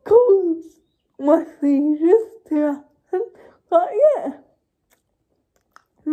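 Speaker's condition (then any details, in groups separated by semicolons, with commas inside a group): Cerebral palsy; uses feeding aid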